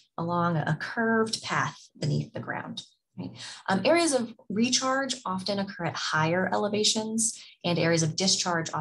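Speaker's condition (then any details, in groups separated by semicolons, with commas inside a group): No condition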